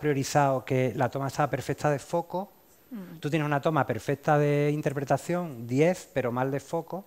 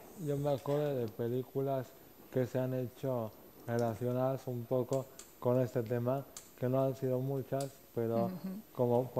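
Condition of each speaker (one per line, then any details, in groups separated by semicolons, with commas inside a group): No condition
Cerebral palsy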